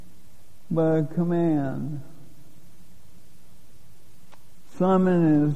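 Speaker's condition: Lou Gehrig's disease; given 3 to 5 years to live

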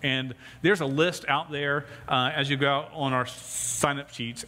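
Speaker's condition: Stuttering; lifelong stutter, used interpreter scout, also a stutterer, on Africa mission trip; rough time with scripture reading; gets stuck on words, stutters when preaching, rough time reading scripture aloud; blocks

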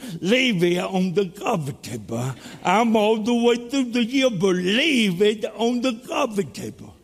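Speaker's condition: Cerebral palsy; speech impediment

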